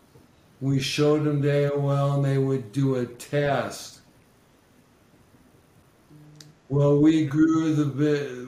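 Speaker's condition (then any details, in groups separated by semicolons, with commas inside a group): ALS; currently battling disease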